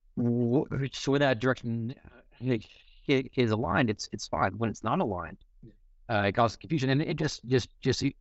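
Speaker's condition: Stuttering; disfluencies may sound like audio buffering; repeated sounds, repeated words

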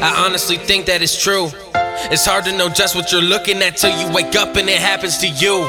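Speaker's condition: No condition

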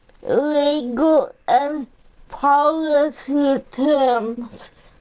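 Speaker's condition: Cerebral palsy; uses a power chair; 45 years old

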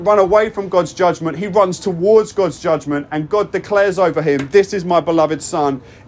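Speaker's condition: No condition

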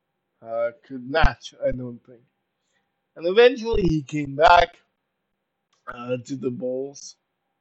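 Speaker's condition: Cerebral palsy; uses power wheelchair

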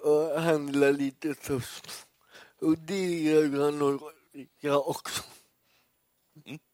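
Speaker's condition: Cerebral palsy; much improved through practice

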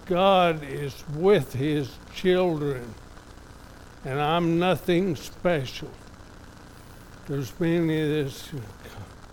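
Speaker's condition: ALS; somewhat affected, evident today

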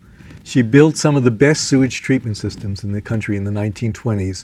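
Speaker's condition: No condition

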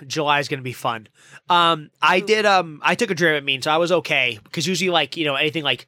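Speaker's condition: No condition

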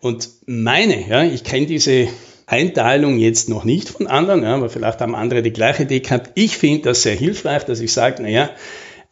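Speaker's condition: No condition

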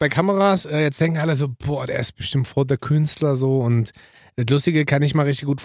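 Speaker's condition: No condition

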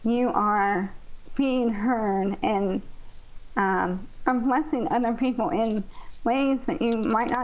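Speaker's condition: ALS; does much independently, only vitamins and one ALS medicine, 6-monthly PT, speech, neurology

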